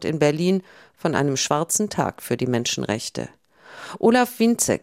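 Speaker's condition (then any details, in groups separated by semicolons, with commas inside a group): No condition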